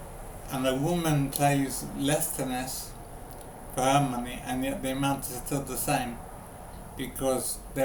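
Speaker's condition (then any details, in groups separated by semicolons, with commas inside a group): Brain injury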